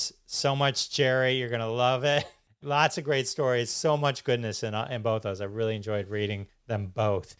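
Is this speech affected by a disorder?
No.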